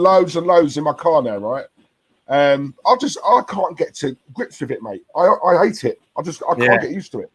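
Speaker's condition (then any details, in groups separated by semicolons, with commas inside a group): No condition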